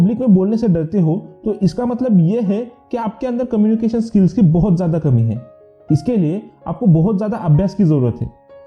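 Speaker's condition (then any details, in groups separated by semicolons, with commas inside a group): No condition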